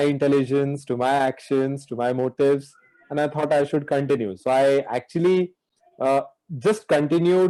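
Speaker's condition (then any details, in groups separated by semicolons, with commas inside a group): No condition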